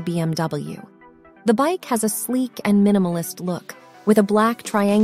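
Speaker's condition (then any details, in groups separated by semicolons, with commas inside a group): No condition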